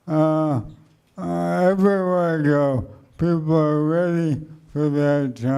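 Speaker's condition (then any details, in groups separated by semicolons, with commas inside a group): ALS; speech slowed and softened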